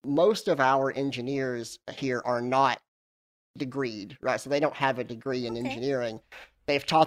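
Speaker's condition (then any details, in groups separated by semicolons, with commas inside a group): Cleft lip and palate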